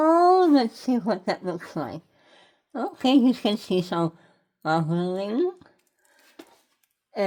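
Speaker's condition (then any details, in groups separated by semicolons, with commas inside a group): Head and neck cancer; gum and mouth tumor, free flap, neck dissection, tracheostomy; small mouth opening, swallowing difficulty, later regained dry swallow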